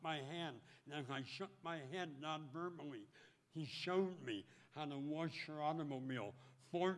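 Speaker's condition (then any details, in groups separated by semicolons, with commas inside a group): Speech impediment; first operation in North Dakota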